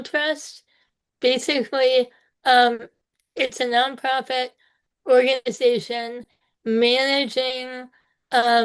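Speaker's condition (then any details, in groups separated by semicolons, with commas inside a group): Spinal muscular atrophy type two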